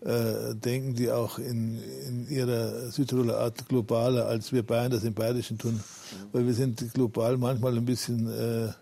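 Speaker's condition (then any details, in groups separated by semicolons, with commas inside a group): Parkinson's disease; public for about 11 years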